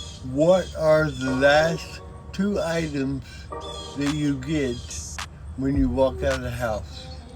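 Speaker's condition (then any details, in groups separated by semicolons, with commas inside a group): Cerebral palsy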